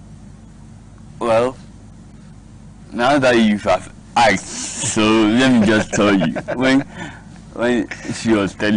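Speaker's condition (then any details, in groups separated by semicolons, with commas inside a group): Cerebral palsy; speech therapy, speech improved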